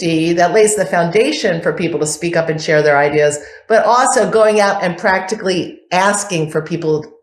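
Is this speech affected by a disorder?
No.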